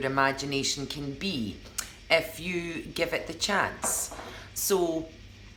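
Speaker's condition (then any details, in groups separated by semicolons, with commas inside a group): No condition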